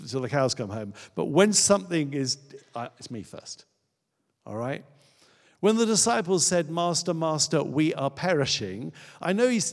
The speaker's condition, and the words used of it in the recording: No condition.